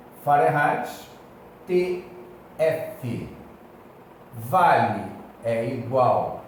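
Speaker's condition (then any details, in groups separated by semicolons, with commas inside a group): No condition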